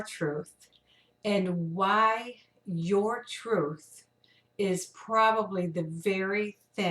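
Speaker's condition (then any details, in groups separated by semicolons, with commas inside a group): No condition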